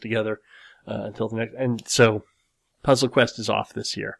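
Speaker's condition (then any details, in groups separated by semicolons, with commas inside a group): Cleft lip and palate; nose still slightly crooked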